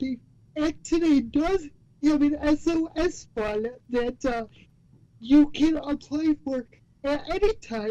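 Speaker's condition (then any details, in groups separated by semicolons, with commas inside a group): Cerebral palsy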